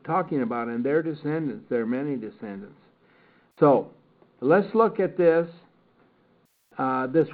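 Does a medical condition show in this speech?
No.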